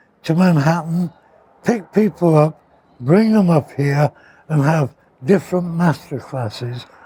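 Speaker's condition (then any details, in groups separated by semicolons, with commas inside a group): Partial glossectomy for tongue cancer; left tongue removed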